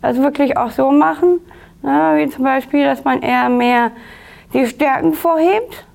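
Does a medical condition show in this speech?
Yes: Down syndrome.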